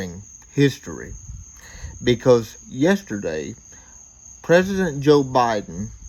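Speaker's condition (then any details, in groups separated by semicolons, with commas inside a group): Cerebral palsy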